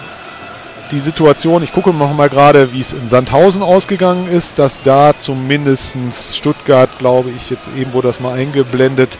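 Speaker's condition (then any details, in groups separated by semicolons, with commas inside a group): No condition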